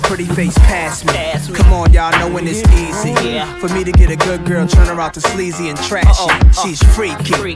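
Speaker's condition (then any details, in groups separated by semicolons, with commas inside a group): No condition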